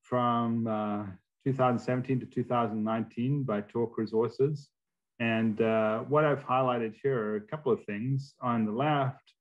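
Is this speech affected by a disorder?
No.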